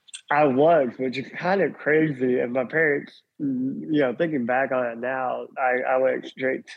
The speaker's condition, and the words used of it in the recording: Cleft palate. I've got the most southern accent a Ukrainian could have.